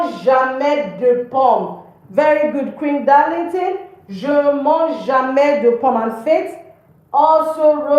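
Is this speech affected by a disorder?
No.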